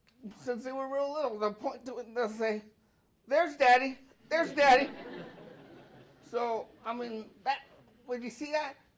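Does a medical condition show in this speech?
Yes: cerebral palsy; brain cell damage at birth.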